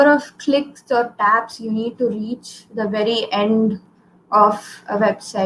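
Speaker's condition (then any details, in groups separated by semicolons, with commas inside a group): No condition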